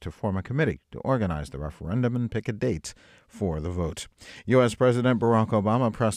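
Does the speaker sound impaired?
No.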